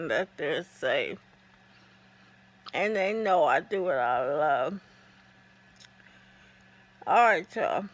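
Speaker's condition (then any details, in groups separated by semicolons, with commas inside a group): ALS; affects hands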